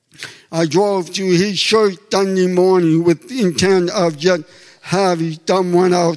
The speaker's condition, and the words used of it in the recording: Deafness. I tell you this so that you will understand that even though I am deaf, I am comfortable in speaking and using my voice.